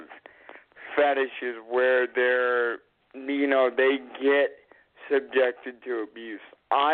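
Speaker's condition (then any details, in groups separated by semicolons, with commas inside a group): Cerebral palsy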